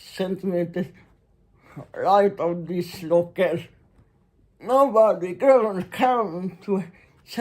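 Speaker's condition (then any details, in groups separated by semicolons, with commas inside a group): Muscular Parkinson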